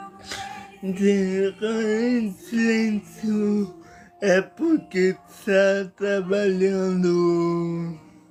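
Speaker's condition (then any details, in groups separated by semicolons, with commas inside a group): Paralysis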